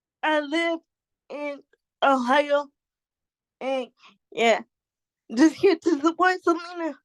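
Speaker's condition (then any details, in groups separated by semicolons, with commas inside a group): Cerebral palsy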